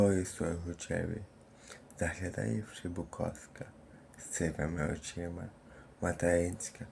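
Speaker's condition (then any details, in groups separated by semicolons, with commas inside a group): Cerebral palsy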